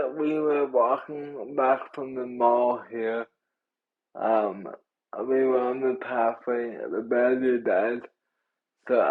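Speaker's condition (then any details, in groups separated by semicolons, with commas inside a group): Cerebral palsy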